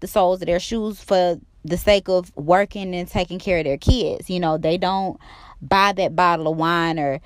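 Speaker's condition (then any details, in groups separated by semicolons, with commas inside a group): No condition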